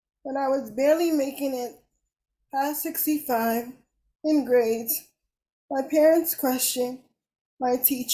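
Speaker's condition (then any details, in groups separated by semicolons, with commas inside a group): Cerebral palsy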